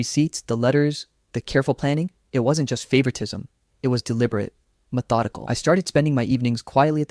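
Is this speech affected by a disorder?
No.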